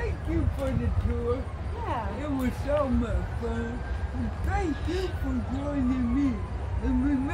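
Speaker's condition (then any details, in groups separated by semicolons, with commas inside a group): Cerebral palsy; speech impairment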